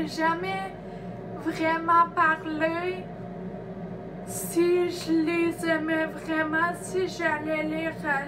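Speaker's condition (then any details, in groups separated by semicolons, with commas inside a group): Ataxia; degenerative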